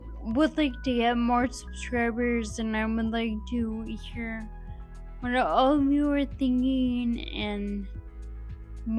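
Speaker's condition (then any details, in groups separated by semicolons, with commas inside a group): Friedreich's ataxia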